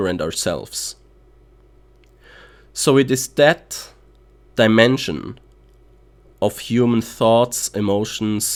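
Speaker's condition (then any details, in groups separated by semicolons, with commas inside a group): No condition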